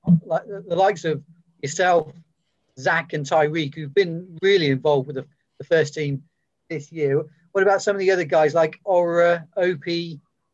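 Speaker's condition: No condition

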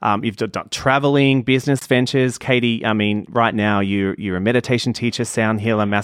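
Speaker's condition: No condition

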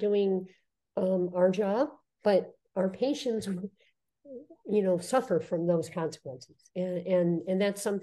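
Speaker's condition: Cleft lip and palate; congenital, surgeries from birth to age 5 including ears, first reconstructive surgery at 17, mouthpiece before; after reconstructive surgery; spoke funny and whistled before reconstruction at 17

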